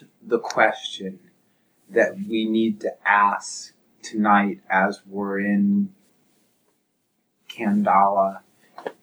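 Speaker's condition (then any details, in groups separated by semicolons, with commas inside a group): Stuttering; present for at least 10 to 12 years, speaking practice through Toastmasters, National Stuttering Association, TESA; severe stuttering; prolonged sounds, blocks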